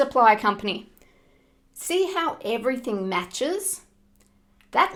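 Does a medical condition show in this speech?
No.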